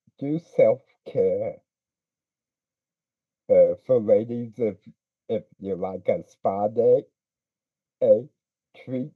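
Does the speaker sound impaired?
Yes: speech impediment; pretty good speaker when comfortable, drama club and debate team experience.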